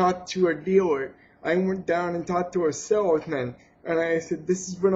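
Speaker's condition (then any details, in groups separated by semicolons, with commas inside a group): Cerebral palsy; has had surgery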